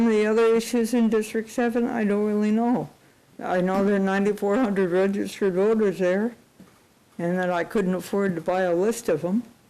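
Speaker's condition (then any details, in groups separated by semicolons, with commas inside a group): Cerebral palsy; unable to type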